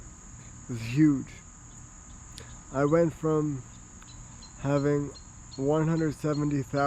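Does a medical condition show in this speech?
Yes: cerebral palsy, spastic.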